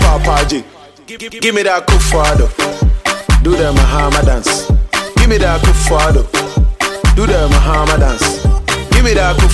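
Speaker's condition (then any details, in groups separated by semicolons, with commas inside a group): No condition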